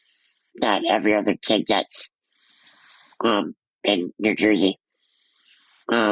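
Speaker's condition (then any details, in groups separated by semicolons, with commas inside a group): Muscular dystrophy; present from birth; ventilator-dependent breathing, wears ventilator mask; ventilator breathing sounds audible while speaking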